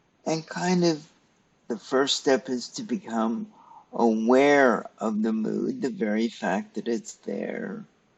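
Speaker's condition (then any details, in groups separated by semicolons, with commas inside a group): Cerebral palsy; stiff muscles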